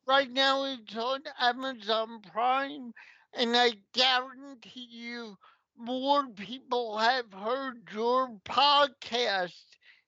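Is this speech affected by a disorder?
Yes: cerebral palsy; a little unique in delivery and style.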